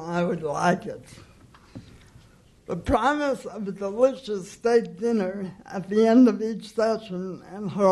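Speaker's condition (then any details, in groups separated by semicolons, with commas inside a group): Cerebral palsy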